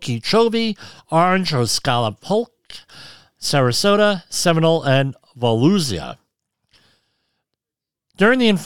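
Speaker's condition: Cleft lip and palate

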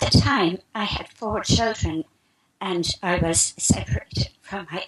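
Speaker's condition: Spasmodic dysphonia; about 3 years since onset

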